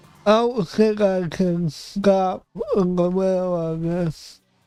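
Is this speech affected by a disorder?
Yes: cerebral palsy; affects voice.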